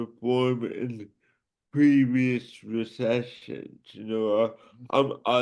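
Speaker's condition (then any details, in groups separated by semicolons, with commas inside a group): Cerebral palsy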